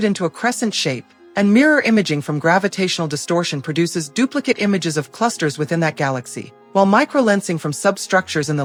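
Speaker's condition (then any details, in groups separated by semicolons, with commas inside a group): No condition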